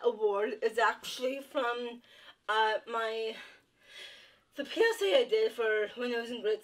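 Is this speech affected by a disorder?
Yes: Down syndrome; speech therapy in childhood with games and speech-related exercises.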